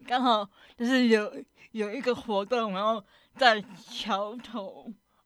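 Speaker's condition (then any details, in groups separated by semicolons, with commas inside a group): Cerebral palsy; considered highly capable among people with cerebral palsy, needs little help per partner; unable to express self very clearly, voice sounds somewhat different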